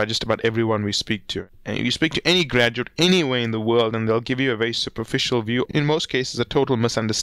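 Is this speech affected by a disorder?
No.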